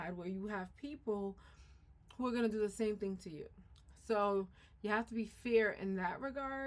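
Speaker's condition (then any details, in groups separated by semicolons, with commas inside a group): No condition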